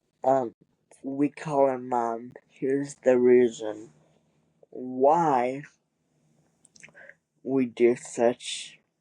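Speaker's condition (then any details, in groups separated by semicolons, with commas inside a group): Cerebral palsy; wheelchair user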